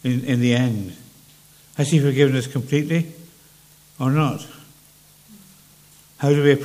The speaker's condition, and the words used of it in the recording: Parkinson's disease. I haven't preached for some years now, mostly because with Parkinson's, my speech has not been as clear as it would have been, or should have been, please, Lord.